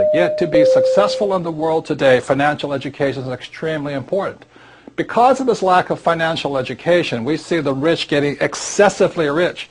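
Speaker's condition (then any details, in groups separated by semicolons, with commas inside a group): No condition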